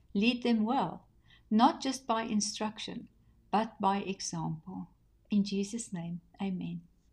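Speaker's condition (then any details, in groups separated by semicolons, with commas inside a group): No condition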